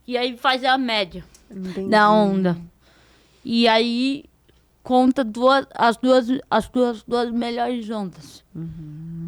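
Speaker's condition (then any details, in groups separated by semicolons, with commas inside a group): Cerebral palsy; diparetic form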